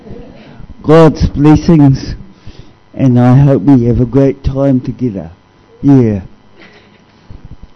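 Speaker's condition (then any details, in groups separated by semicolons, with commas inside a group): Cerebral palsy; discovered at age 2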